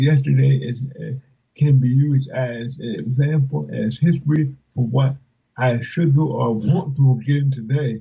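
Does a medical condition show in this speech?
Yes: cerebral palsy; speech affected.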